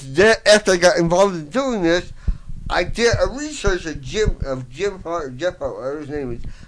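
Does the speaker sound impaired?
Yes: voice box damage, traumatic brain injury; difficulty talking, lost singing voice, slight speech impediment, listeners misjudge as mentally impaired.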